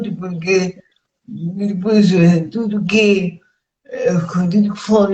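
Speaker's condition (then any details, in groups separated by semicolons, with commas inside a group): Cerebral palsy; speech affected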